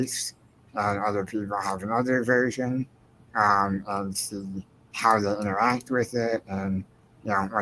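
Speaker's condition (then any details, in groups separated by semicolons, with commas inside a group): Spinal muscular atrophy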